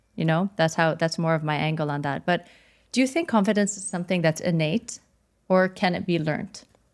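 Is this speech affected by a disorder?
No.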